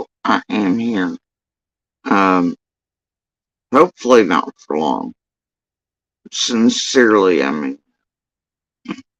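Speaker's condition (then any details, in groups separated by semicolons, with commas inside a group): Facial paralysis after surgery; tongue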